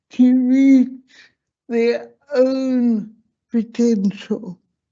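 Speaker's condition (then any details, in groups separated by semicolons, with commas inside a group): Slurred speech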